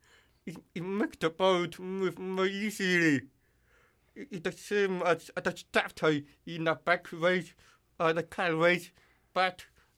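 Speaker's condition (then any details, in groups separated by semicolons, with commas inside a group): Deafness; voice distorted when screaming at full volume, needs others' feedback on loudness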